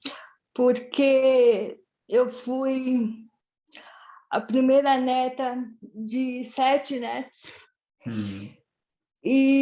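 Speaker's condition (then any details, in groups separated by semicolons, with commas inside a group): Cerebral palsy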